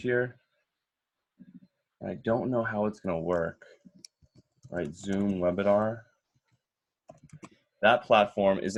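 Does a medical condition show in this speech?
No.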